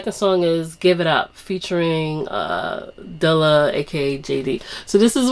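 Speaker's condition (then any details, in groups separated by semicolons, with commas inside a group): No condition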